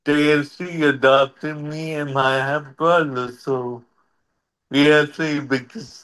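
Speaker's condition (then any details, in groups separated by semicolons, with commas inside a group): Cerebral palsy; could walk a little as a child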